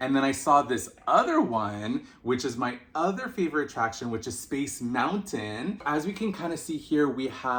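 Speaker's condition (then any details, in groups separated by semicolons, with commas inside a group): No condition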